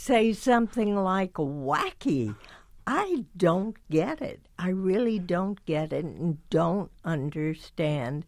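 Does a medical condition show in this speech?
Yes: spasmodic dysphonia; neurological, basal ganglia signals vocal cords to clamp down inappropriately, onset about age 50; still receiving periodic botulinum toxin injections into vocal cords; voice previously lost, voice not smooth.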